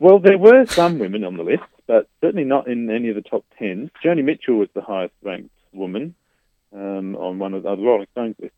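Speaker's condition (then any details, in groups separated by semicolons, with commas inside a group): No condition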